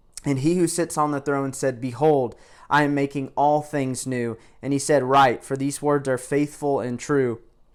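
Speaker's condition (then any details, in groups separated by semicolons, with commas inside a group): No condition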